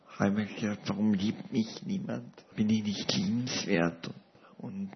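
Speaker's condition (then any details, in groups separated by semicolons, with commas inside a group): Paralysis with ventilator dependence; ventilator since 2006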